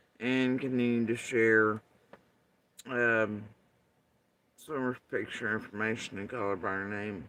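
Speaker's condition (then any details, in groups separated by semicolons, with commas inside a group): Facial paralysis after surgery; tongue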